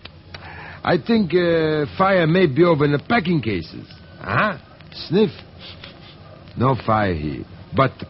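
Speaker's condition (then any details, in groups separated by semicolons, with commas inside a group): No condition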